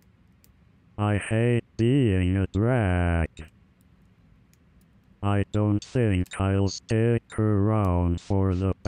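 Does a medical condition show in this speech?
Yes: amyotrophic lateral sclerosis; bulbar onset.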